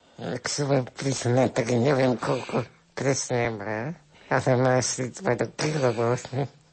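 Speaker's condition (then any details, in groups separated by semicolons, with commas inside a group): Spinal muscular atrophy with tracheostomy; congenital progressive muscle wasting, onset early childhood, tracheostomy at age 14, ventilator breathing support; 24 years old, ventilator-assisted breathing via tracheostomy, progressive loss of ability to move; had to learn to push ventilator-delivered air up to vocal cords to speak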